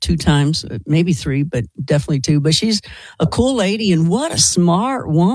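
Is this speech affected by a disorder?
No.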